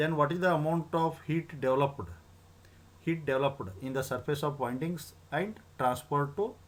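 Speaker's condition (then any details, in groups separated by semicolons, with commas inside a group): No condition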